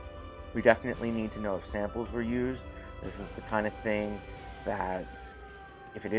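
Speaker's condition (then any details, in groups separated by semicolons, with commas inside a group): No condition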